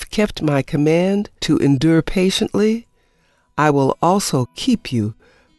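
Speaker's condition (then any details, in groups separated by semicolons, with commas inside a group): No condition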